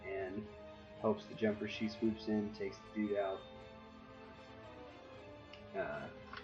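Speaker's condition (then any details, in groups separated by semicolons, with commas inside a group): No condition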